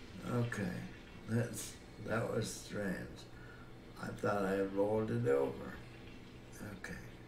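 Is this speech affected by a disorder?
Yes: cerebral palsy; affects muscle coordination.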